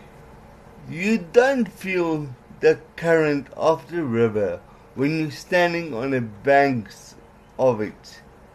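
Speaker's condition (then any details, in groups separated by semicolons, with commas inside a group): Cerebral palsy; certain letters flat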